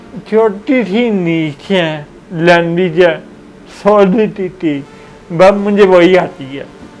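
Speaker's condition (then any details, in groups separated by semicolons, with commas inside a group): Cerebral palsy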